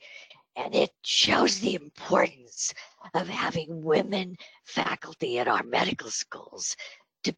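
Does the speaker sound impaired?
Yes: spasmodic dysphonia; treated with Botox; breathy voice from Botox treatment, sounds like Marilyn Monroe.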